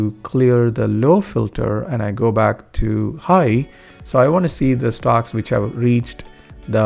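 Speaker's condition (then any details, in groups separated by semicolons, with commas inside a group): No condition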